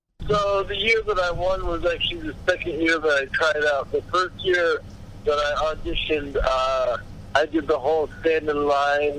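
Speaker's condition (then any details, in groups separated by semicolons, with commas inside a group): Cerebral palsy; body deteriorating with age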